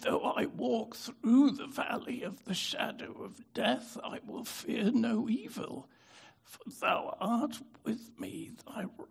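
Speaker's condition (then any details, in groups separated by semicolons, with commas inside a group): Spasmodic dystonia; prior stroke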